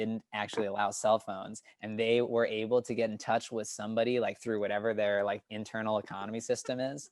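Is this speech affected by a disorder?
No.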